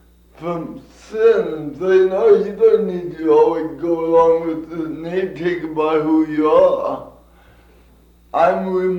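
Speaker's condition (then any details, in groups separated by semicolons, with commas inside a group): Cerebral palsy; from birth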